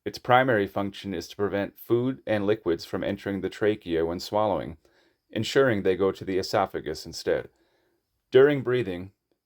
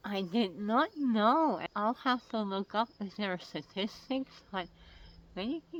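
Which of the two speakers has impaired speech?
The second: oral cancer; gum and mouth tumor, free flap, neck dissection, tracheostomy; 30 days radiation, 60 gray, tongue shielded; small mouth opening, swallowing difficulty, later regained dry swallow.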